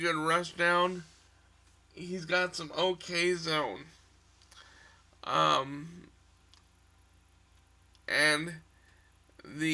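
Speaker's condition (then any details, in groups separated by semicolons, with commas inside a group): Cerebral palsy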